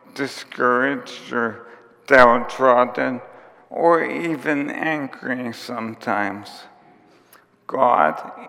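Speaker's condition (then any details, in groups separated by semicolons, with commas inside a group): ALS; diagnosed about two and a half years before recording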